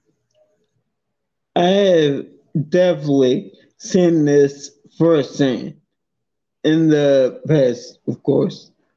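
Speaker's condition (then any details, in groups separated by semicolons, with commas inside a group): Multiple sclerosis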